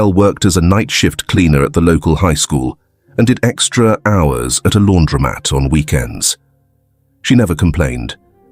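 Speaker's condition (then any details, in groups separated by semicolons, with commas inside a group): No condition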